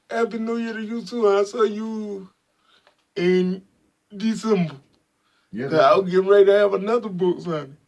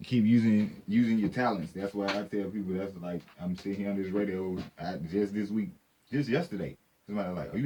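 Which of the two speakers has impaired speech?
The first: spastic quadriplegic cerebral palsy; spastic quadriplegic, from birth, both sides of body.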